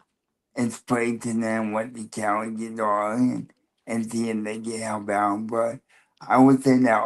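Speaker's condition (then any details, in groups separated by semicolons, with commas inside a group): Cerebral palsy, spastic quadriplegia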